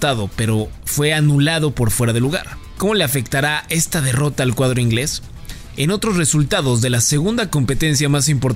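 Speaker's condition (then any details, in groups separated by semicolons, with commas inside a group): No condition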